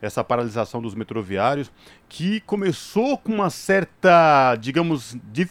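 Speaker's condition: No condition

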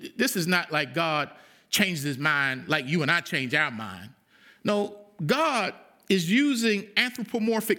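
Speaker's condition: No condition

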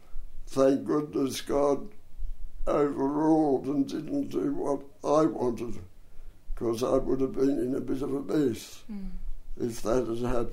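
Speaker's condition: Dystonia and cerebral palsy; cerebral palsy from birth in right arm, bronchial asthma, adult dystonia pulling neck backwards, hard-to-diagnose

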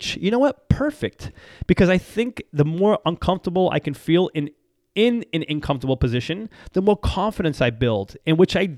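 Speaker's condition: No condition

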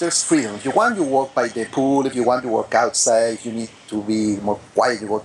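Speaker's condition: No condition

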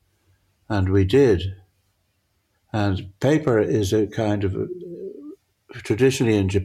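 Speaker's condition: Parkinson's; altered visual perception

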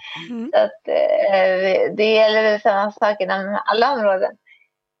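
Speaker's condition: Cerebral palsy, spastic

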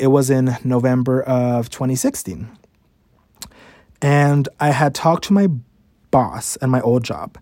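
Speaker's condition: Stutter; adult stutter, noticed at work and by ex-fiance; prolonged sounds

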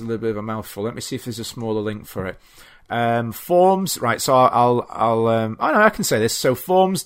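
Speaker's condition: No condition

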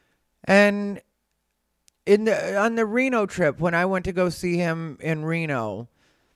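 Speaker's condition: No condition

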